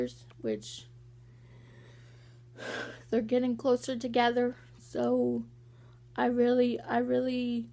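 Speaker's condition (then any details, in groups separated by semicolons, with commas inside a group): Cerebral palsy; walking sometimes hard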